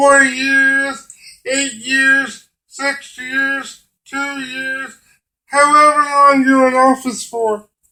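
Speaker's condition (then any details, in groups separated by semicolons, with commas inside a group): Cerebral palsy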